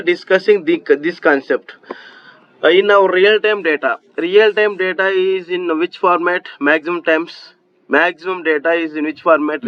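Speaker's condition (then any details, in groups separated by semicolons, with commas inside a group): No condition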